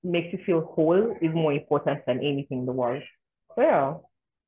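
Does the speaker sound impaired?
No.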